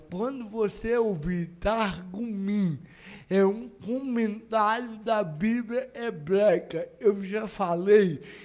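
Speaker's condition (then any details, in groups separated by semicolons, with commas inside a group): Cerebral palsy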